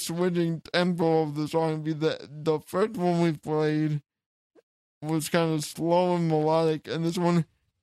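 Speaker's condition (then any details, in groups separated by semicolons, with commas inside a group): Cerebral palsy; since childhood, wheelchair user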